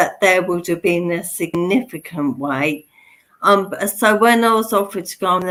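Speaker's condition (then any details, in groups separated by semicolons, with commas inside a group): Motor neurone disease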